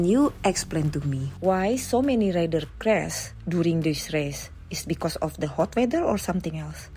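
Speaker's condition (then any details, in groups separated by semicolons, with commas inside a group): No condition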